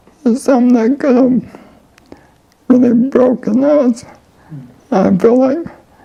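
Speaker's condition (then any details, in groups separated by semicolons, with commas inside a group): ALS; voice and lungs affected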